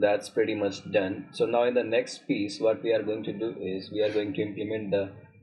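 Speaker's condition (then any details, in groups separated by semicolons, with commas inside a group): No condition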